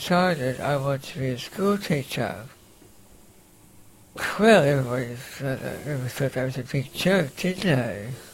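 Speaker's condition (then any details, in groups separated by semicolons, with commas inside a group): Facioscapulohumeral muscular dystrophy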